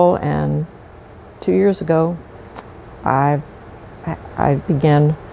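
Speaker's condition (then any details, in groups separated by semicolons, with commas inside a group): No condition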